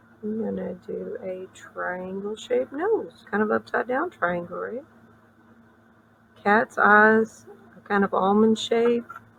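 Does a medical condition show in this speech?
No.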